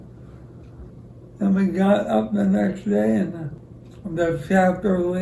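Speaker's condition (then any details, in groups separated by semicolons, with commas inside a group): ALS; about 25 years since diagnosis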